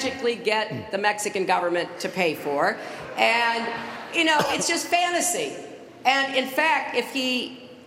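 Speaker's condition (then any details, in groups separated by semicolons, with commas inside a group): No condition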